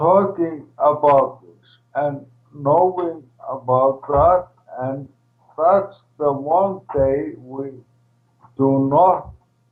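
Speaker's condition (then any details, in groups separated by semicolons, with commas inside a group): ALS, primary lateral sclerosis, PLS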